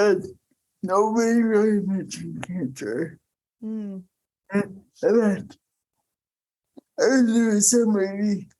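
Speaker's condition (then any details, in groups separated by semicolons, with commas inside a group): Cerebral palsy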